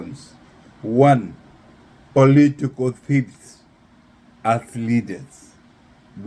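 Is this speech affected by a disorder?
Yes: neurological disease after torture.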